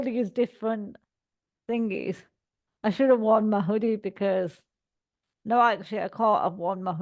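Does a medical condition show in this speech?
Yes: cerebral palsy; all four limbs.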